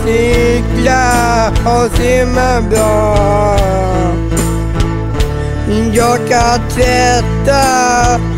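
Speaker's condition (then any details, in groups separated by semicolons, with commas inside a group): Down syndrome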